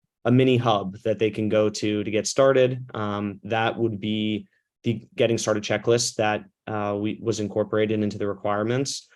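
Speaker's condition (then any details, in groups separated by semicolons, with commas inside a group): No condition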